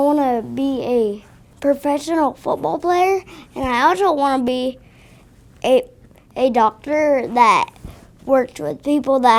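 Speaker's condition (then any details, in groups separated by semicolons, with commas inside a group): Cerebral palsy; premature birth, VP shunt, multiple brain surgeries, lung disease; almost five years old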